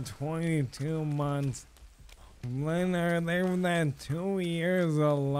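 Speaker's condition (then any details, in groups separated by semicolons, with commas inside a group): ALS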